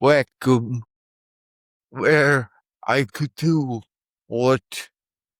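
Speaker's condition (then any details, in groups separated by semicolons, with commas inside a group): Cerebral palsy; from birth; words not very clear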